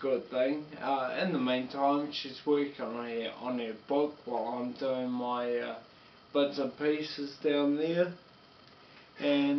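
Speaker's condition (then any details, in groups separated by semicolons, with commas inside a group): Multiple sclerosis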